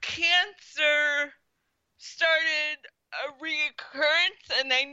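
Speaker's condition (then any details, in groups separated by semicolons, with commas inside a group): Spastic quadriplegic cerebral palsy; walks with walker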